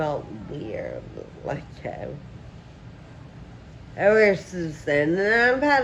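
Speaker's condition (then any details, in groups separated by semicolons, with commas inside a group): Friedreich ataxia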